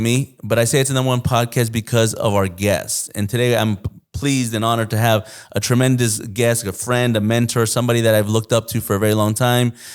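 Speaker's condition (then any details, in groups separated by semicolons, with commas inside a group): No condition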